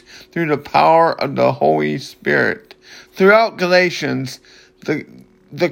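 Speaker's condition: Cerebral palsy

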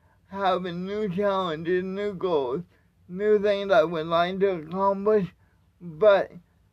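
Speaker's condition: Cerebral palsy; aphasia

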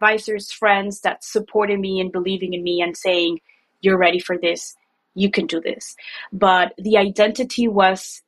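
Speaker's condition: No condition

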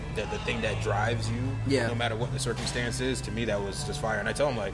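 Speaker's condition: No condition

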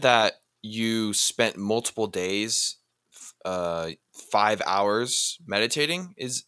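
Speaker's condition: No condition

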